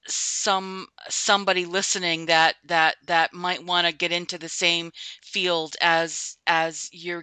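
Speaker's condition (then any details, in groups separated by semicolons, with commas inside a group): Stuttering; long fluent periods unnoticed by listeners, then sudden stuttering on every word, highly variable; repeated sounds, repeated words, prolonged sounds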